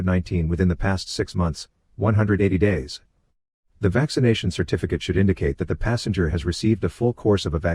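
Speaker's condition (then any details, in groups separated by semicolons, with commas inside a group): No condition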